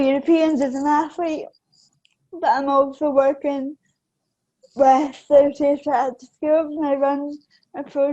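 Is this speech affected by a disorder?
Yes: cerebral palsy; affects balance.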